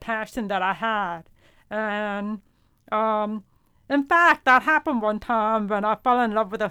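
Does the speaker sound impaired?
Yes: profound deafness; hears music, voices, horn, piano, guitar, headphones too quiet, feedback over hearing aids.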